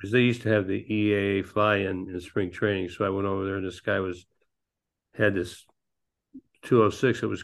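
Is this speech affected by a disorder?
Yes: Parkinson's disease; man nearly 66, no longer flies planes because of Parkinson's.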